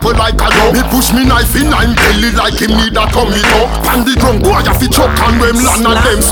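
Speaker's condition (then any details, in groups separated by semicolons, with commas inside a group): No condition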